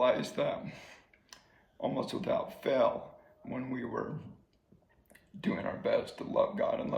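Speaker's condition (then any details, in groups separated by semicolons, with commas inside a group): ALS; slowly progressing ALS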